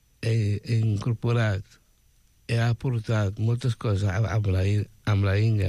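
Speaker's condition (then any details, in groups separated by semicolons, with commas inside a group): Down syndrome; intellectual disability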